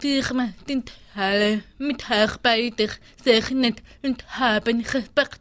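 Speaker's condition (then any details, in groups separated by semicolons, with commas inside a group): Congenital deafness; deaf since birth, hereditary, third generation, hears practically nothing; uses spoken language alongside sign language, signs with deaf family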